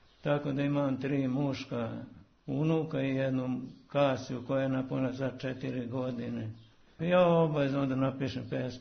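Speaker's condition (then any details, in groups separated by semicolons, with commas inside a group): Parkinson's disease; converses normally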